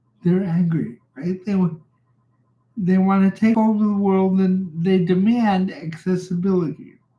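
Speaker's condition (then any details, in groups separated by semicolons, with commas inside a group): Cerebral palsy; reliable voice, uses voice control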